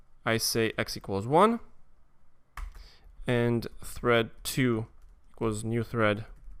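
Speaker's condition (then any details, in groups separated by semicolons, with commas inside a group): No condition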